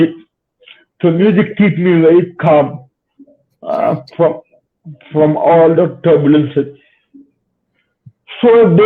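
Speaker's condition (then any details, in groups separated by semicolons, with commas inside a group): Cerebral palsy; spastic type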